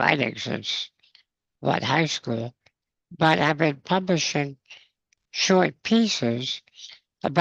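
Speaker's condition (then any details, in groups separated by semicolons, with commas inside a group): Spinal muscular atrophy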